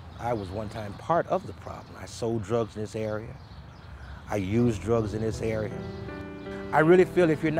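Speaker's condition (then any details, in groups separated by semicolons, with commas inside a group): No condition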